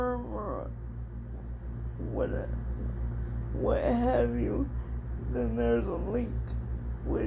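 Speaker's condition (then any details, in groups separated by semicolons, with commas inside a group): Cerebral palsy; dystonia in hands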